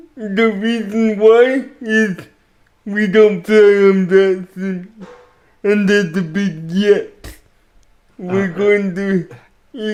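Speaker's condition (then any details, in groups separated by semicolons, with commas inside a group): Cerebral palsy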